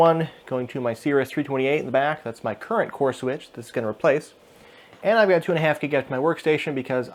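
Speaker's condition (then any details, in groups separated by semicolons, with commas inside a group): No condition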